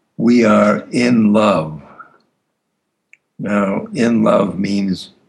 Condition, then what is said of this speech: Aphasia. It's obviously much harder to weave together a complex story with lots of different threads of meaning.